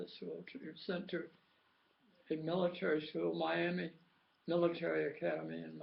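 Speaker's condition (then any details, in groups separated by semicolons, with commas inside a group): Tongue cancer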